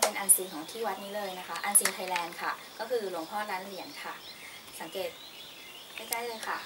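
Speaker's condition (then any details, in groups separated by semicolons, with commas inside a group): No condition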